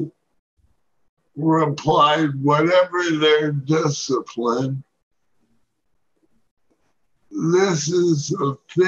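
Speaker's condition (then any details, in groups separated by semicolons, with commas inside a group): Parkinson's disease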